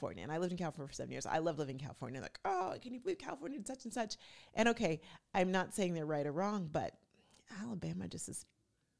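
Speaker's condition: No condition

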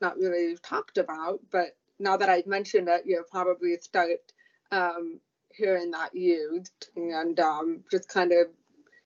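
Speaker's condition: Profound deafness; profound deafness since age two from meningitis, about 90% hearing lost, vestibular loss, relearned walking; relearned speaking and lip reading after childhood deafness

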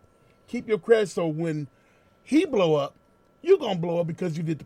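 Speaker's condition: No condition

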